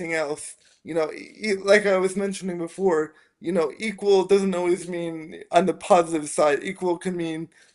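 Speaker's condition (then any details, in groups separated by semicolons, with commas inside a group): Spastic quadriplegic cerebral palsy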